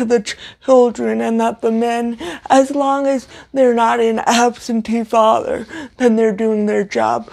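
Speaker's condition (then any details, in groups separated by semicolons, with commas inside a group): Cerebral palsy, severe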